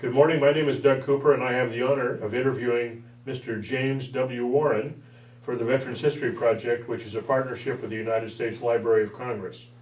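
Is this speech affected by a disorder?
No.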